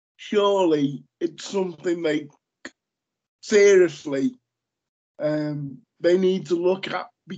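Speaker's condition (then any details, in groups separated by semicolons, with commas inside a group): Cerebral palsy; lifelong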